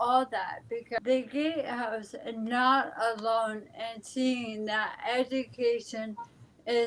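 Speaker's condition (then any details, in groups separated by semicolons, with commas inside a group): ALS; speech affected but still understandable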